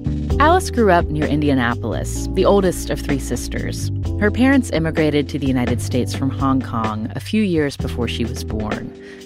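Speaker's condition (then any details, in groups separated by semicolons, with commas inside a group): No condition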